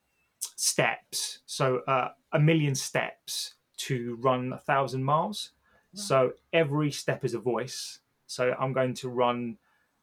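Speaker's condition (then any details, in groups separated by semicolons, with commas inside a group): Stammer; long hidden even from wife and kids, became quite unwell with it last year; speaking on podcast with stammer, says speaking here has taken a lot; has always fought to be able to speak; repeated sounds, blocks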